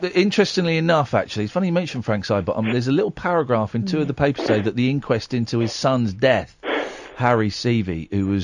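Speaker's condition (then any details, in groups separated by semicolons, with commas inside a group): No condition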